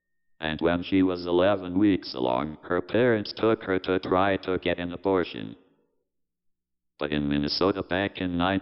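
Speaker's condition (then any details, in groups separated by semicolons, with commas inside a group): Cerebral palsy, speech-generating device; cerebral palsy diagnosed at age 4, brain injury to cerebellum, cannot walk, uses wheelchair; uses speech software to talk and sing; own speech hard to understand, talks and sings through speech software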